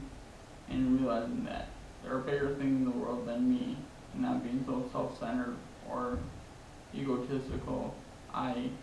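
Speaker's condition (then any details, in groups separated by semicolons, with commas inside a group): Traumatic brain injury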